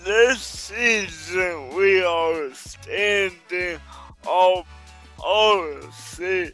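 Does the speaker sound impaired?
Yes: cerebral palsy.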